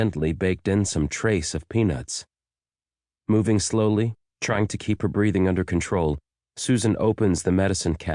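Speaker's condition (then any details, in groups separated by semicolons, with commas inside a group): No condition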